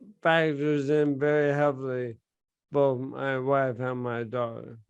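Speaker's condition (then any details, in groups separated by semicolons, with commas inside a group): Bulbar onset ALS; diagnosed within past year; mainly affects speech and swallowing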